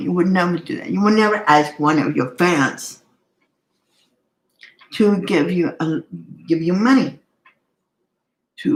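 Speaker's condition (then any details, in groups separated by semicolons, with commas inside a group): Cerebral palsy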